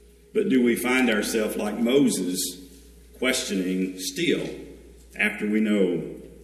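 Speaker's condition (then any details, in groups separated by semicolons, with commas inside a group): No condition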